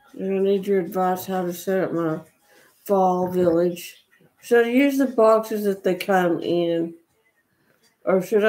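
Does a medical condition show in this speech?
Yes: cerebral palsy.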